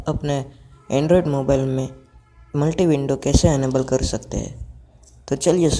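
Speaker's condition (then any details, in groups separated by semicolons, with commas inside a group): No condition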